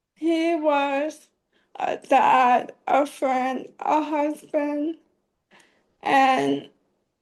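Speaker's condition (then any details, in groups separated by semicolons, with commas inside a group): ALS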